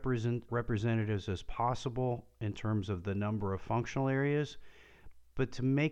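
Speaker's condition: No condition

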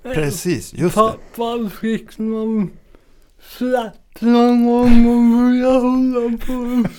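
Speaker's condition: Cerebral palsy; mainly affects speech and balance

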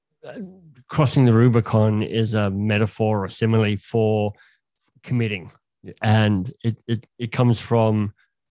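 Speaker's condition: Cleft lip and palate; palate open to nose

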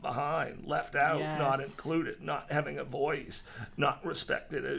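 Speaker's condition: Voice disorder; acquired voice disorder

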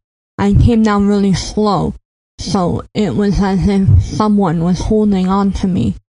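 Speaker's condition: Cleft palate; congenital

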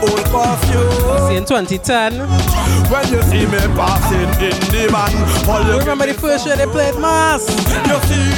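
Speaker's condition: No condition

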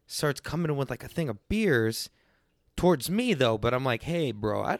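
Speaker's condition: No condition

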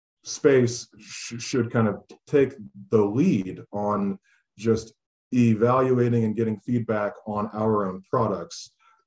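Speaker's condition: Stuttering; lifelong stutter, cannabis reported to help stuttering; blocks

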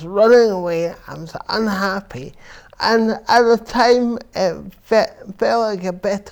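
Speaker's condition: Cerebral palsy; affects verbal speech

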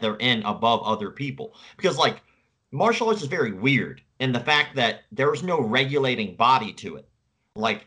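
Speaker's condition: Cleft palate; congenital cleft palate

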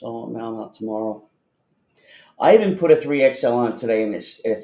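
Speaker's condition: No condition

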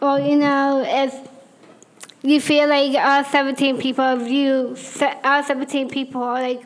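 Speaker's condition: Down syndrome; congenital

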